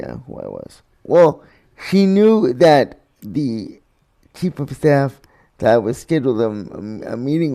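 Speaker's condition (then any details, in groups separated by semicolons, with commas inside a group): Cerebral palsy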